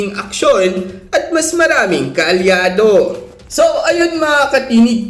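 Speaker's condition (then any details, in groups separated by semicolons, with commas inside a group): No condition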